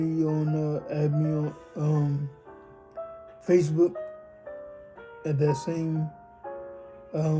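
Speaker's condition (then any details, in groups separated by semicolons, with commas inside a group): Cerebral palsy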